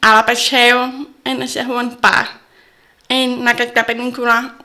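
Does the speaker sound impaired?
Yes: deafness from birth, congenital; communicates by lip reading since always; intonation different from hearing speakers, may not be understood well, host finds speech understandable.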